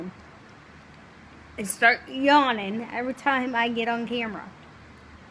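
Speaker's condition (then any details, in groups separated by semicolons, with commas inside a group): Cerebral palsy, severe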